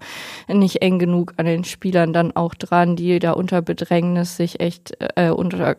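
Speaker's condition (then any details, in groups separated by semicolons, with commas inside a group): No condition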